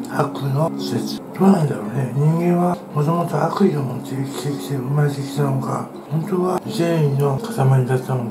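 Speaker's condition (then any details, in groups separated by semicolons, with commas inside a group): Tongue cancer, partial glossectomy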